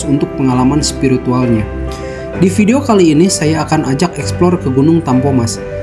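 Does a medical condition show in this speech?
No.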